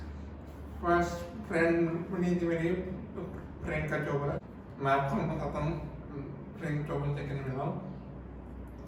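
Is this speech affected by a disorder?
Yes: cerebral palsy.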